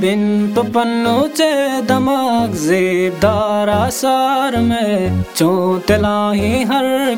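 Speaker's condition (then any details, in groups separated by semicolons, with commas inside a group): No condition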